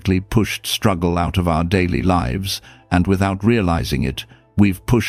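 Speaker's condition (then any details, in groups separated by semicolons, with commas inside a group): No condition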